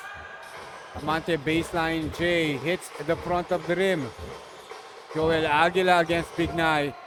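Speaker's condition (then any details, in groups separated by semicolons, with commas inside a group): No condition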